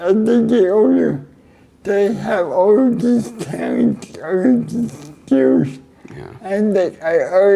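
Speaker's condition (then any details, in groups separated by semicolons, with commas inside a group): Cerebral palsy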